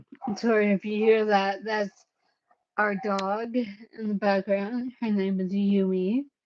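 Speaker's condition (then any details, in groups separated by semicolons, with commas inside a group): Cerebellar ataxia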